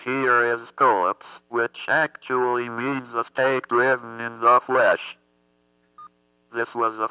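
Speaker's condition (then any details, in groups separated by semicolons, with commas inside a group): Athetoid cerebral palsy; birth oxygen loss over an hour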